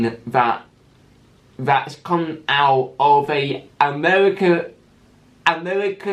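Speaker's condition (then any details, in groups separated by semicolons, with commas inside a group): Cerebral palsy with stammer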